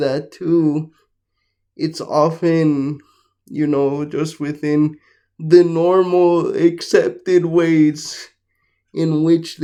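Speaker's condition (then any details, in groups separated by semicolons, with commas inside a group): Cerebral palsy, mixed, mild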